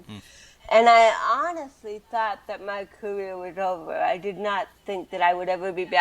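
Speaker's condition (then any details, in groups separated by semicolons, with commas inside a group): Cerebral palsy; present from birth, cervical spinal cord surgery C1-C7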